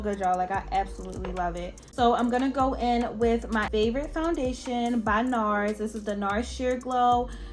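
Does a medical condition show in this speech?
No.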